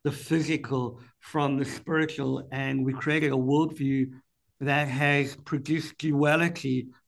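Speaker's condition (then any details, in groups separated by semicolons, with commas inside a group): Cleft palate; speech impediment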